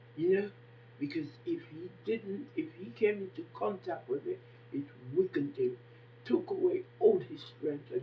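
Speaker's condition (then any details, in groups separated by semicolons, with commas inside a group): Facial palsy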